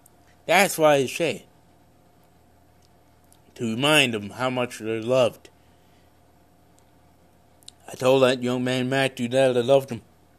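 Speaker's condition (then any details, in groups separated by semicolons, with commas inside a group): Cerebral palsy; congenital, no known medical cause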